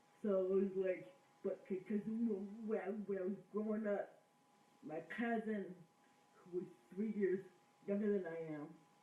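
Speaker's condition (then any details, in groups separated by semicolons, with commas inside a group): Cerebral palsy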